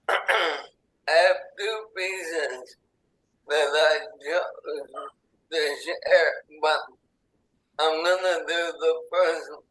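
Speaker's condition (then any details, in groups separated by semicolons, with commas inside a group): ALS; burning in lungs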